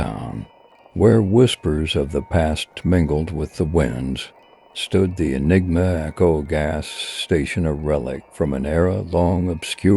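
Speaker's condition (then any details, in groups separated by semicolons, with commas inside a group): No condition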